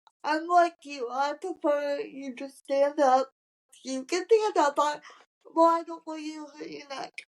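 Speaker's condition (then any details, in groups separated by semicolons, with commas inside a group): Cerebral palsy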